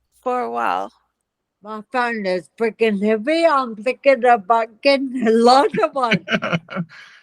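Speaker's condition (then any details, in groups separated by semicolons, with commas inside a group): Multiple system atrophy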